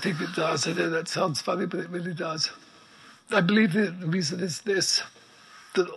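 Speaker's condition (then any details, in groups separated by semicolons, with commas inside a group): ALS; progressive neuromuscular illness, effectively quadriplegic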